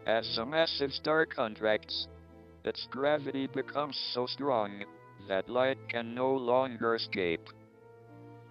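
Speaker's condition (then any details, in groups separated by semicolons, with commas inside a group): ALS, speech-generating device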